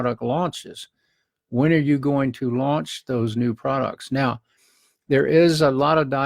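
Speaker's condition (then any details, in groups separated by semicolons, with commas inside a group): No condition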